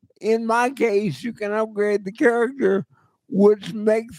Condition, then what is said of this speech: Cerebral palsy. And I'm a guy with cerebral palsy, so my voice is always shot.